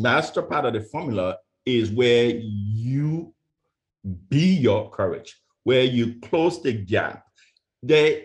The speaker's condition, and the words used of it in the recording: Stuttering. If you're probably wondering, oh, this guy has an accent.